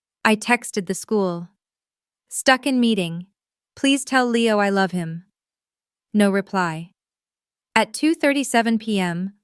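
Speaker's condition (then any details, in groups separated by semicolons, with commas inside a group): No condition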